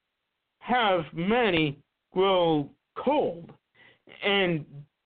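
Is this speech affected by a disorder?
Yes: cerebral palsy; cannot be hidden when acting.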